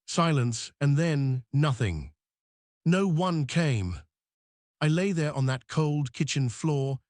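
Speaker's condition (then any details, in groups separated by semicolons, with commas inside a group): No condition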